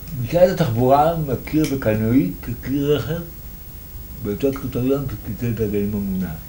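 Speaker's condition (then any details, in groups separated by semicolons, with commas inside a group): Cerebral palsy; birth complication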